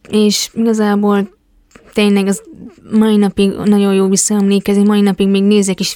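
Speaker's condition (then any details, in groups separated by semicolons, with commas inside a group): Hearing impairment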